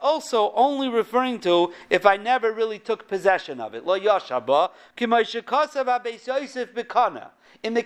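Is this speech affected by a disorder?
No.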